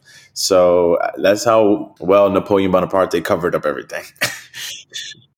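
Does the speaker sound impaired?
No.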